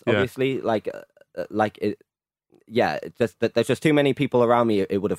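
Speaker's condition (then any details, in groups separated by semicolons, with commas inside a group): Stutter; stutter since at least age 14 to 15, still ongoing, over 10 years of freestyle singing; still has a stutter; stutters on spontaneous comebacks, fluent when singing, talking in rhythm or over a beat; repeated sounds, repeated words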